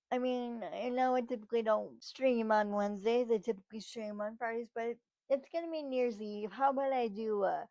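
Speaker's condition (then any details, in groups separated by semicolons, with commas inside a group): Cerebral palsy, spastic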